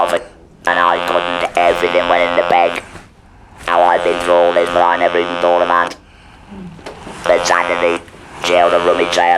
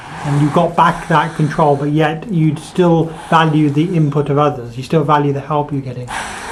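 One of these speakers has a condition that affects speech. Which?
The first: laryngeal cancer with laryngectomy; laryngeal squamous cell carcinoma, laryngectomy; chemotherapy, radiotherapy, repeated surgery; lost speech after operation, speech therapy, slower speech clearer.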